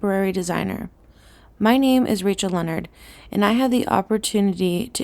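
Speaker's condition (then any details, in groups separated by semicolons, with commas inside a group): No condition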